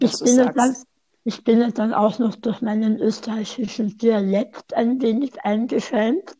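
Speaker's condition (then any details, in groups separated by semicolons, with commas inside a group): Speech impairment after tongue cancer, mild; aggressive right tongue-margin cancer into mouth arch at 48, 17-hour surgery, neck dissection, chemoradiotherapy; slightly limited, tends to speak fast, sometimes unclear, Austrian dialect, hard to understand without seeing face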